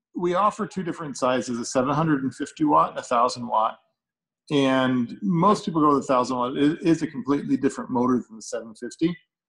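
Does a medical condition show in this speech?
No.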